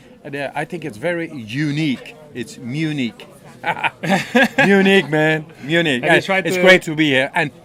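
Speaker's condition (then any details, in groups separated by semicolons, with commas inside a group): No condition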